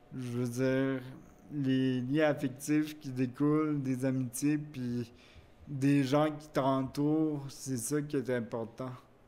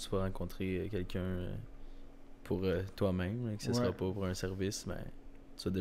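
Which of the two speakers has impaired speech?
The first: cerebral palsy; wheelchair use.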